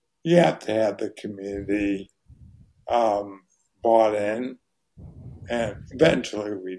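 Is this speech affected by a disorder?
Yes: ALS; voice very hoarse.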